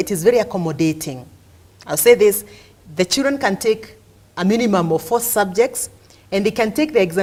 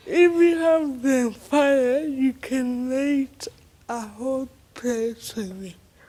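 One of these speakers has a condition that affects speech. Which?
The second: mild cerebral palsy.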